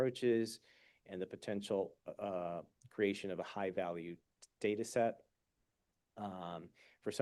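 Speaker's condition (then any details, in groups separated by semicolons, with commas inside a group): No condition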